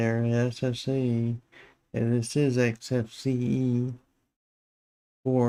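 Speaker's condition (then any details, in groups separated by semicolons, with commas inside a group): Parkinson's disease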